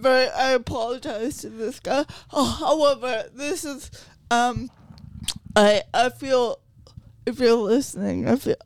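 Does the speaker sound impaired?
Yes: cerebral palsy.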